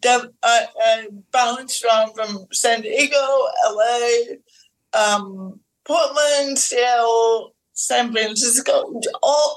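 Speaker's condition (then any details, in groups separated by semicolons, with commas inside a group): Cerebral palsy; physical disability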